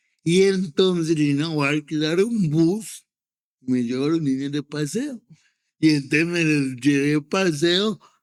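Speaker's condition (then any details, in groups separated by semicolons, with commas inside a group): Cerebral palsy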